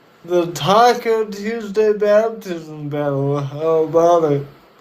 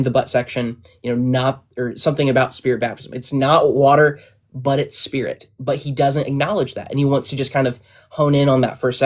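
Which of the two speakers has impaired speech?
The first: cerebral palsy.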